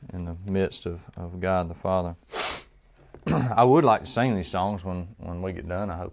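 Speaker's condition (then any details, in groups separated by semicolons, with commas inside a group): No condition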